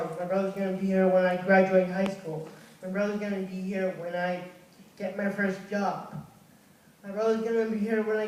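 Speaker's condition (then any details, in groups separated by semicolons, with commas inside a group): Cerebral palsy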